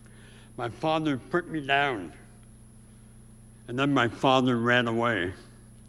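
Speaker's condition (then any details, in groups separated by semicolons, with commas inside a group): Severe speech impediment; about age 84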